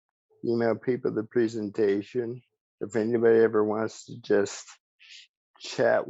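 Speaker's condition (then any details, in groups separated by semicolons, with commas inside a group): ALS; speech still preserved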